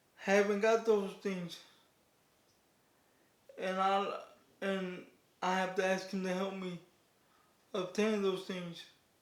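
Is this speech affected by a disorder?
Yes: cerebral palsy; declined offered surgery.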